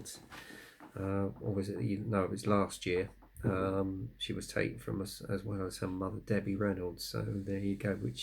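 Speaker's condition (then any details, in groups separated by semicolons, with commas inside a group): No condition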